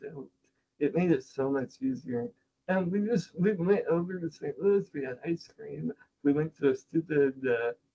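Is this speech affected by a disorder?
Yes: spinal muscular atrophy, type 2.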